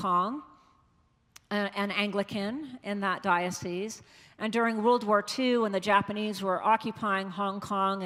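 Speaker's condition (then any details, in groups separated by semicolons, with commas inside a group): No condition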